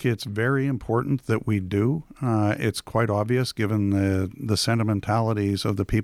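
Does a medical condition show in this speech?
No.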